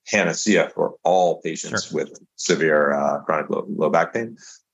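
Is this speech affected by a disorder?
No.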